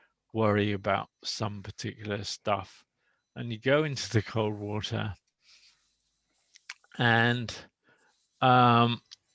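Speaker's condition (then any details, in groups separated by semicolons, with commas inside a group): Motor neuron disease; voice recognition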